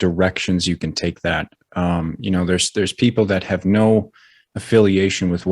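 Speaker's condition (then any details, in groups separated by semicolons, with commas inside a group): No condition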